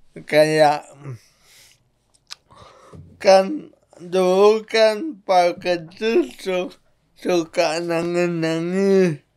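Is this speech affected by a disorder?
Yes: cerebral palsy.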